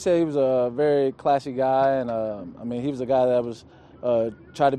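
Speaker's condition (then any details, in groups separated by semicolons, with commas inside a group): No condition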